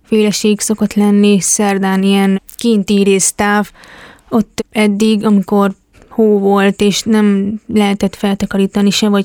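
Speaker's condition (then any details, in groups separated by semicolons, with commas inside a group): Hearing impairment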